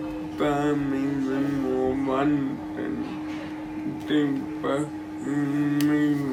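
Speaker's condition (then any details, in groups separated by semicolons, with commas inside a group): Cerebral palsy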